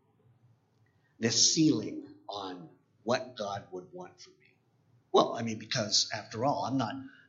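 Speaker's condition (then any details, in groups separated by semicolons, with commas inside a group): Cleft palate; congenital cleft palate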